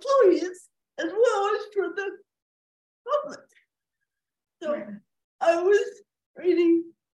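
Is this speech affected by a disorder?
Yes: cerebral palsy, quadriplegia; born 2.6 pounds at University of Michigan Hospital Ann Arbor, cannot use arms, legs; self-described clear voice, dry throat during talk, hosts want to understand better.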